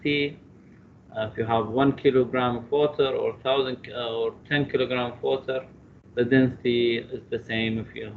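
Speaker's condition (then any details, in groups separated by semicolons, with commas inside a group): No condition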